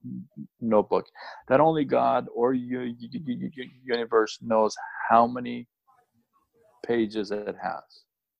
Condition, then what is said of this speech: Stuttering. But I do still stutter a little bit, but I notice that I don't actually stutter as much.